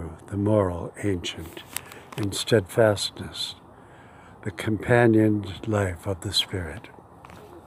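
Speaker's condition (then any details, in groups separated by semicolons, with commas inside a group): No condition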